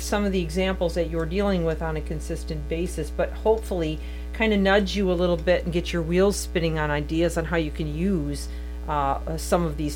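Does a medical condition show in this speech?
No.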